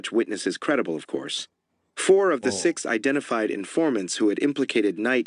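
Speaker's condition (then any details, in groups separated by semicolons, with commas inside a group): No condition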